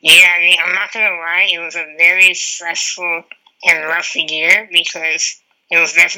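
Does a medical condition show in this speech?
Yes: spinal muscular atrophy; wheelchair user.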